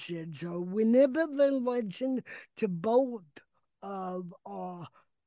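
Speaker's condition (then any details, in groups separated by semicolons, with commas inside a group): Cerebral palsy; developmental disability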